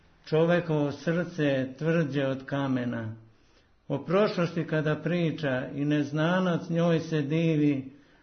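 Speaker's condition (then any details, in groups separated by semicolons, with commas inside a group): Parkinson's disease; walks about 8 km daily, very active, reports no difficulties from the illness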